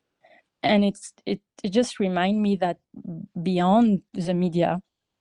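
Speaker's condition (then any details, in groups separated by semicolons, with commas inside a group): Stutter; covered or masked stutter, often hidden, motor speech production difference, speech therapists helped acceptance; stutters even when calm, excitement amplifies, stress makes harder, same in French and English, stuck words differ; repeated sounds, repeated words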